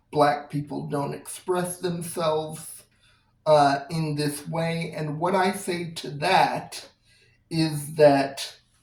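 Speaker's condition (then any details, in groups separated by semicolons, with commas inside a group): Cerebral palsy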